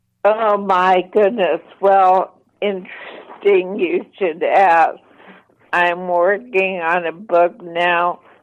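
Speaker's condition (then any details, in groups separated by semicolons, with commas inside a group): ALS, mild; voice slightly impaired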